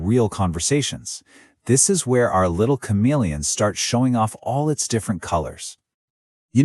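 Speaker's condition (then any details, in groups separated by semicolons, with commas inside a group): No condition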